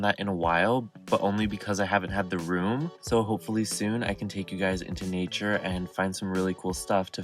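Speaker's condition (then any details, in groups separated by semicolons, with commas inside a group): No condition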